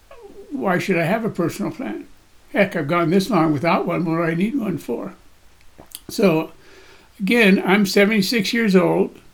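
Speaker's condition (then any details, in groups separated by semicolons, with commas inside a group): Parkinson's disease; voice shakes, body shakes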